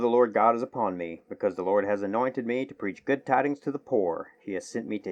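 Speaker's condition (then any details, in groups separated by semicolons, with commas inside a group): No condition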